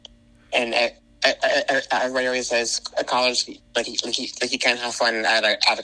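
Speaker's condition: Stutter; stutter since childhood, struggled with it at school around ages 6 to 8; adult, still stutters; stutter apparent within first minutes of meeting, noticed by strangers; repeated words, blocks

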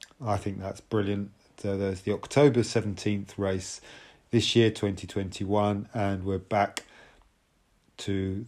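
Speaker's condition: No condition

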